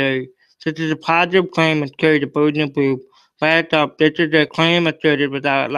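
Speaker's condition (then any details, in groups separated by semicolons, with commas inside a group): Cerebral palsy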